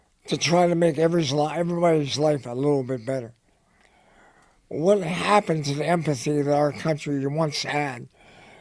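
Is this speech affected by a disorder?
Yes: head and neck cancer; dry throat, dry mouth.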